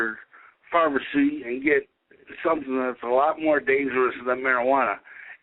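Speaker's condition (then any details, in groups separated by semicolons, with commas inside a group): Cerebral palsy; able to speak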